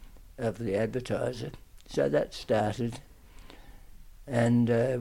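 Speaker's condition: Tongue cancer, aggressive; speech and swallowing problems persist to a certain extent

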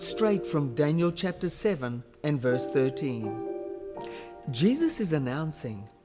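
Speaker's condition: No condition

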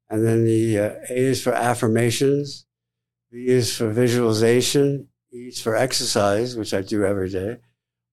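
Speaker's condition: Tongue cancer surgery; tongue (glossopharyngeal) cancer, tongue lesion found on biopsy, surgically excised; survivor after tongue surgery

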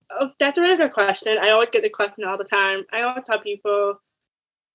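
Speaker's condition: Deafness; acquired deafness, onset around age four

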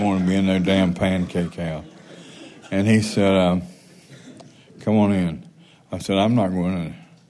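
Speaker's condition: Parkinson's

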